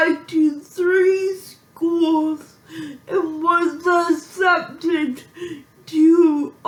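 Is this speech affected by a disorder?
Yes: physical speech impairment.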